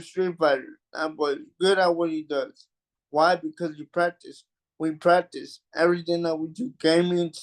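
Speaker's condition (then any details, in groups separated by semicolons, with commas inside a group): Cerebral palsy; with scoliosis, unable to walk; takes deep breaths while speaking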